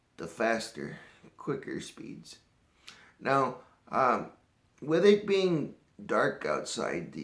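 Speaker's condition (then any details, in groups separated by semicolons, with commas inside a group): Cerebral palsy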